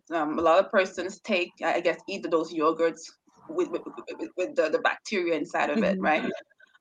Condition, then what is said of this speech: Stuttering. Well, first of all, I just want to preface this with the fact that I do stutter.